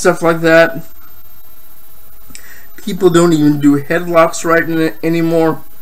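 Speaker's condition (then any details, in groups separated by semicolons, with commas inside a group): Cerebral palsy, spastic diplegia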